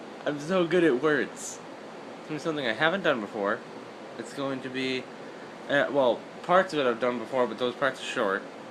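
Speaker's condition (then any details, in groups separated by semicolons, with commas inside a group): No condition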